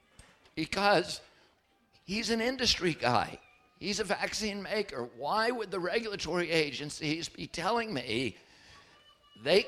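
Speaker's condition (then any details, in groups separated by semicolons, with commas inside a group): Spasmodic dystonia; voice trembles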